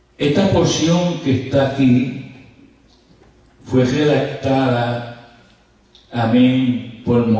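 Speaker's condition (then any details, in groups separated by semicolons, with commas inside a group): No condition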